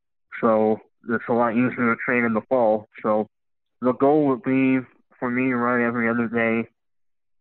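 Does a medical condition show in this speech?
Yes: cleft lip and palate; congenital, extreme leg deformities, many leg operations, full-time wheelchair at 13, bilateral above-knee amputation at 14; speech impediment, harder for new people to understand at first.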